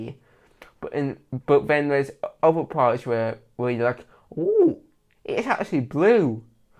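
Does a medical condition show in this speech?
Yes: cerebral palsy with stammer.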